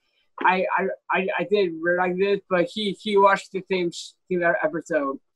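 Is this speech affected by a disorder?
Yes: Down syndrome.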